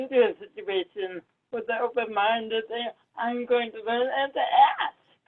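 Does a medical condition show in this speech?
Yes: cerebral palsy.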